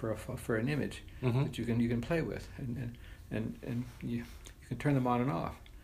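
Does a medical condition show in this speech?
Yes: Parkinson's disease; traveling increasingly difficult.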